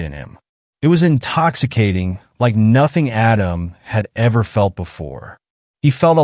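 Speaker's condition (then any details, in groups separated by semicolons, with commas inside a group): No condition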